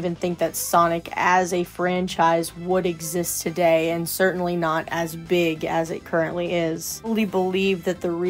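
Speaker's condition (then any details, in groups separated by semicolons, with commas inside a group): No condition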